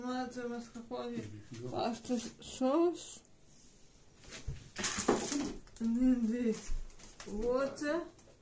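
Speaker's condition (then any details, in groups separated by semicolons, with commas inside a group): Cerebral palsy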